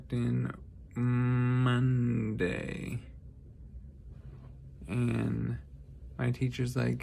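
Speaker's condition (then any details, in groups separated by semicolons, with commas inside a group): Traumatic brain injury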